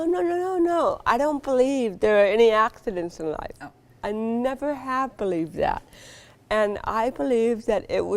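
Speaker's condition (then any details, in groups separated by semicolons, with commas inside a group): Cerebral palsy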